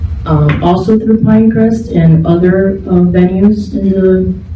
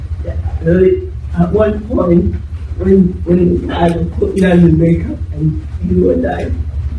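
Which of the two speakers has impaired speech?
The second: cerebral palsy; left side affected; voice damaged.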